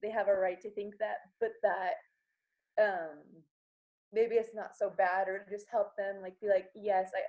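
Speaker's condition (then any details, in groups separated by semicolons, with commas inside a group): No condition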